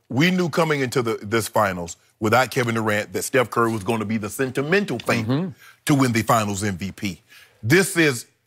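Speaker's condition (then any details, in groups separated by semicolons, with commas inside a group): No condition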